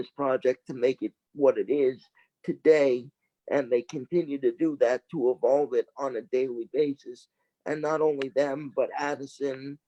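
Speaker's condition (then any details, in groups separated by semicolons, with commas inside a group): Cerebral palsy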